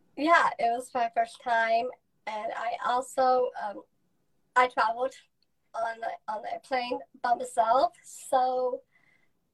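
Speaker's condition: Down syndrome; present from birth, lifelong

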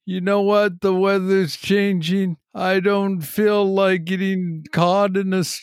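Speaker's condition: Parkinson's disease, young onset

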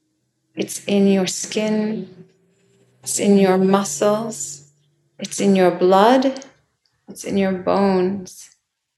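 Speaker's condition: No condition

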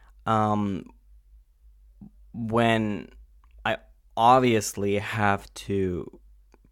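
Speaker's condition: Stuttering when stressed; stress-triggered stuttering, same in German and Turkish; upset during recording, one-take episode with mumbling, mispronunciations; words won't come out, pauses to gather thoughts, can't talk nonstop; blocks

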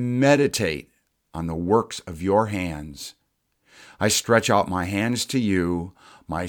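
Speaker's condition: No condition

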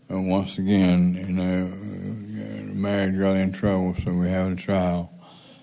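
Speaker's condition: Parkinson's

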